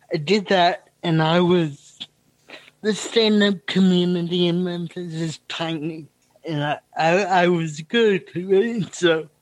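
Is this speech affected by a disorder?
Yes: cerebral palsy; says he is picking up host's stammer.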